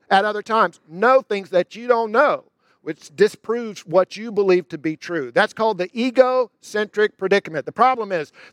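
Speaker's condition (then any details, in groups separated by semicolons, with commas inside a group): No condition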